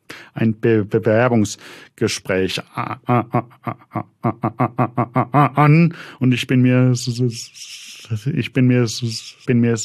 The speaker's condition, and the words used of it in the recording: Stuttering. Und sofort, wenn ich sage, ich stottere, gibt es die passende Blockade dazu.